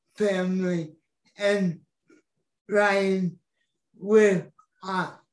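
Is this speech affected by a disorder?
Yes: cerebral palsy; uses X3 all-terrain wheelchair from ExtremeMotus.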